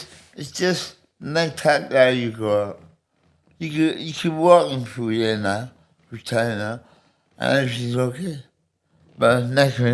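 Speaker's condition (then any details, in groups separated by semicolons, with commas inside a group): Medication-induced speech impediment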